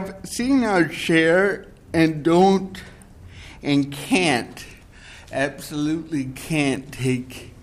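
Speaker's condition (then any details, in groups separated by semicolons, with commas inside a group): Cerebral palsy; present since birth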